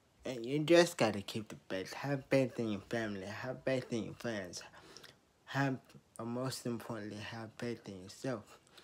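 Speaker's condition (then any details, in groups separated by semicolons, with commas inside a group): Traumatic brain injury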